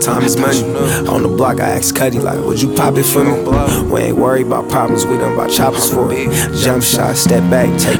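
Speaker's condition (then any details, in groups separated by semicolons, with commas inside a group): No condition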